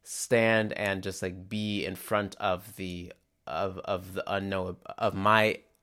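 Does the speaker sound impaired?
Yes: stuttering; glottal block type; glottal blocks heard as silence, stutter sometimes absent when wanting to stutter on stage; here repeated words, prolonged sounds.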